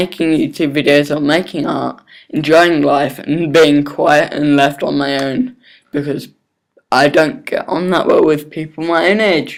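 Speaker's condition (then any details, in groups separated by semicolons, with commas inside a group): Cerebral palsy; not fully independent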